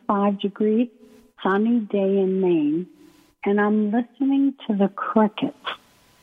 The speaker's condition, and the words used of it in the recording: ALS (motor neuron disease). So my breathing is affected by the ALS, the muscles make it hard to breathe, and also make it hard to speak.